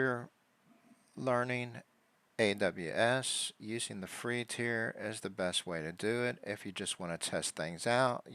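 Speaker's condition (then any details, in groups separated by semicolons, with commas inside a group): No condition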